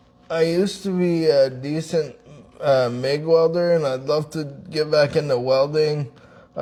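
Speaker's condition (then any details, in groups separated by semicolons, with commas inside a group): Traumatic brain injury; whole brain swollen first year; injury about five or six years ago; stuttering, unclear speech, pausing and deep breath help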